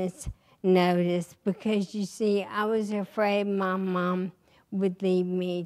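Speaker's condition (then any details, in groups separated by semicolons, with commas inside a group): ALS; recently diagnosed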